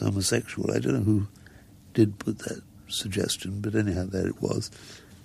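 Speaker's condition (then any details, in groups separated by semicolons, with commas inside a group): Muscular dystrophy; progressive, wheelchair user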